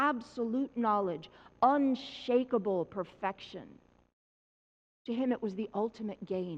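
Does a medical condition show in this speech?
No.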